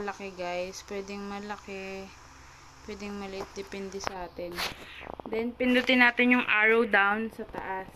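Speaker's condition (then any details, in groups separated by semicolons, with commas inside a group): No condition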